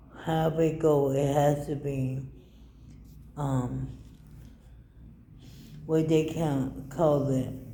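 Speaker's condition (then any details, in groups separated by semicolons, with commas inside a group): ALS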